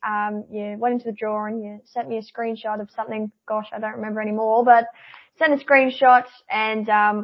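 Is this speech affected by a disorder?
Yes: cleft palate; palate not closing correctly before revision, now projects with ease, more singing control.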